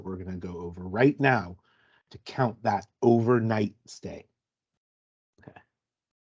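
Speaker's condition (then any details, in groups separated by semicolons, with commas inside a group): No condition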